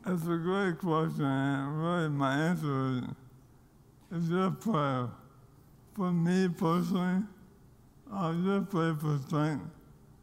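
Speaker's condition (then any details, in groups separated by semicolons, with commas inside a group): ALS; diagnosed during pro football career in Nashville after loss of strength, speed and weight; losing ability to speak clearly, voice does not sound as expected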